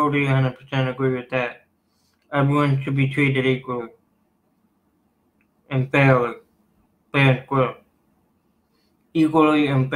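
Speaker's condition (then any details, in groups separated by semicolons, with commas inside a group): Cerebral palsy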